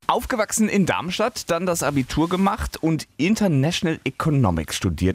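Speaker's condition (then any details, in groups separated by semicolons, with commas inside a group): No condition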